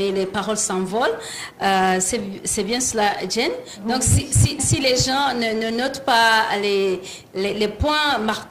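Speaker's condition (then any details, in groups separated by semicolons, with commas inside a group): No condition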